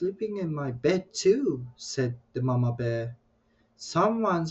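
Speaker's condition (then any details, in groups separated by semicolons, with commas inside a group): No condition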